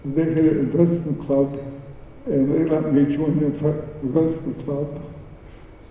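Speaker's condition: Cerebral palsy; speech

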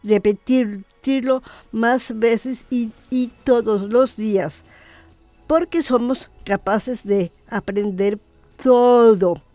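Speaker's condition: Down syndrome; adult woman

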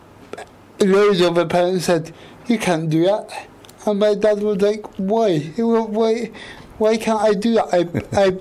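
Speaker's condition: Quadriplegic cerebral palsy; all four limbs affected, right side worse than left, wheelchair bound, 24-hour care; obvious speech impediment, quite a bit of effort to speak and shape words, considers self understandable

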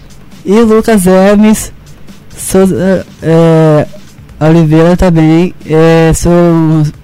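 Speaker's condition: Down syndrome; 18 years old, turning 19

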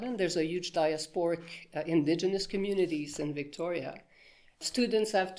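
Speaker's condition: No condition

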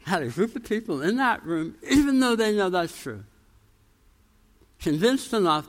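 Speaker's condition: Tongue cancer, jaw reconstruction

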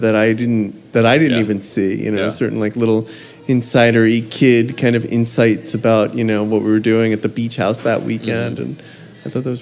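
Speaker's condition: No condition

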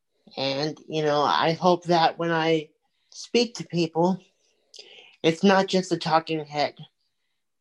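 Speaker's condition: Cerebral palsy; from birth, multiple surgeries since infancy, physical and occupational therapy

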